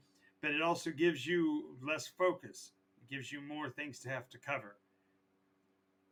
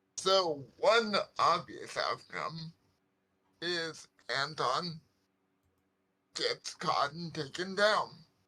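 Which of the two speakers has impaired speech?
The second: cerebral palsy; right side weaker.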